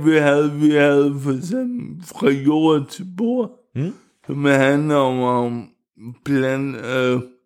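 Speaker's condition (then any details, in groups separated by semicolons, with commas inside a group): Cerebral palsy; wheelchair user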